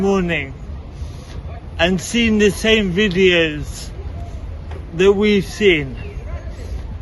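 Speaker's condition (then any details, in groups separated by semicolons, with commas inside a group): Cerebral palsy; wheelchair; speech difficulties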